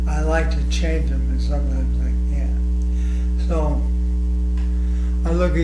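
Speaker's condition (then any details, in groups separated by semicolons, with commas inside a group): ALS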